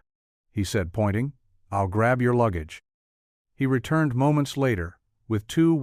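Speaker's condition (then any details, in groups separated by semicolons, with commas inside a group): No condition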